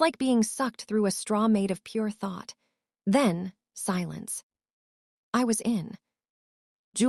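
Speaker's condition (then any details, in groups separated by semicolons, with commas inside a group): No condition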